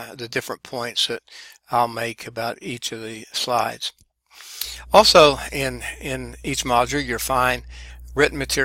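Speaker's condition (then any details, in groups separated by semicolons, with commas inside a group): No condition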